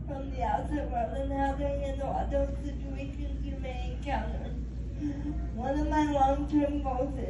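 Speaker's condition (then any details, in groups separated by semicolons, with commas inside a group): Cerebral palsy; spastic quadriplegia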